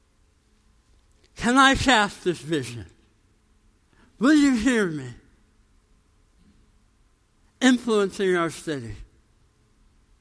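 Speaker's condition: Tongue cancer, jaw reconstruction, osteonecrosis of jaw after radiation

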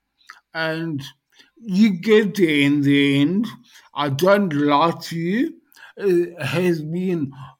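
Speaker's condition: Dysarthria post-stroke; speech highly affected

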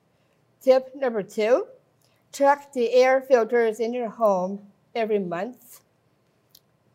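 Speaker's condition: Down syndrome; congenital, early intervention programs and therapies in early childhood; adult

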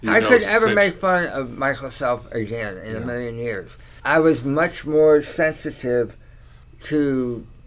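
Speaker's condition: Tongue cancer surgery; three or four tongue surgeries, chemotherapy, radiation, long convalescence; slight slur, talks okay

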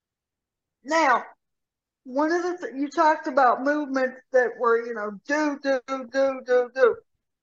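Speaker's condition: Cerebral palsy; severe rotator cuff tear

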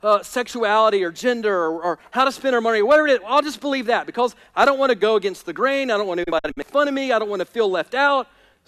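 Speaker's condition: No condition

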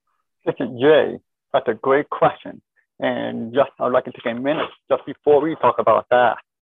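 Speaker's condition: Deafness, born deaf, cochlear implant

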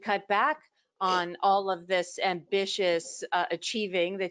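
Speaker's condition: No condition

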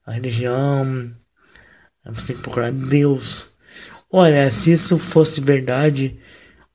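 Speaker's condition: Cerebral palsy, mild; wheelchair user

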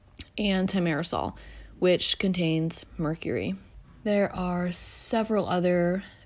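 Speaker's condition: No condition

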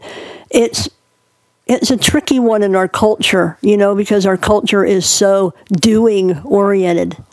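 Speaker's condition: Cleft palate; born two months premature

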